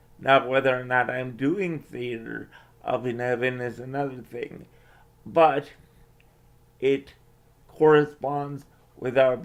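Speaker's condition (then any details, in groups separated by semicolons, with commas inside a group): Cerebral palsy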